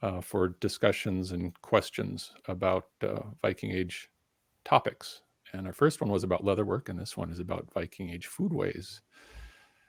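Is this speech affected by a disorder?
No.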